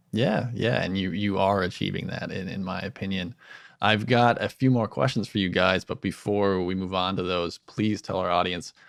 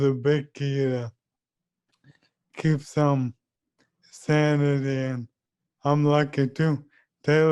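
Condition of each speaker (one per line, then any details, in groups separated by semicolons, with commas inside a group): No condition
ALS; diagnosed at 29, about two years since diagnosis; voice currently clear, considering voice banking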